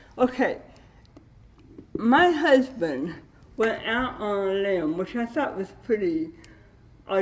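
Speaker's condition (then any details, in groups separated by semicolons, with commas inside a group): Cerebral palsy with dystonia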